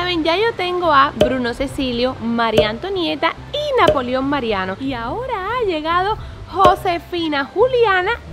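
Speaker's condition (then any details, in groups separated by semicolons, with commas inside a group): No condition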